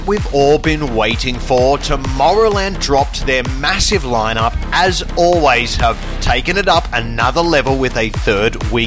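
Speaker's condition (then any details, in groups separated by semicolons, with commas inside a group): No condition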